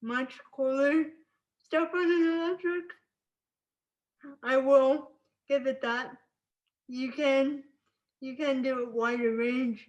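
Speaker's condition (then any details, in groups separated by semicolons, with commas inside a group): Spastic cerebral palsy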